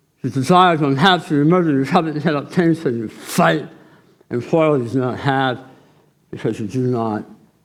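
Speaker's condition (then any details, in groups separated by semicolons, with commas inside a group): Tongue cancer surgery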